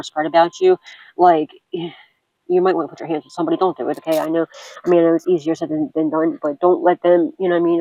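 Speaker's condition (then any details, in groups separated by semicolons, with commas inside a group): No condition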